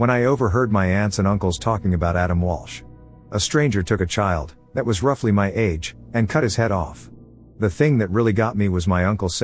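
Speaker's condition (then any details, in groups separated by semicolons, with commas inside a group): No condition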